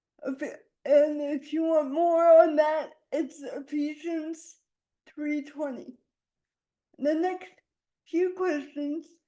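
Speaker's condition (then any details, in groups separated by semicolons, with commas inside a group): Quadriplegic cerebral palsy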